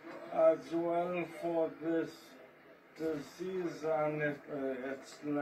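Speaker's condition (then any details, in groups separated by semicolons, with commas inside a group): Motor neurone disease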